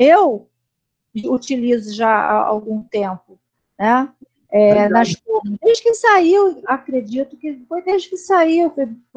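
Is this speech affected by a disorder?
No.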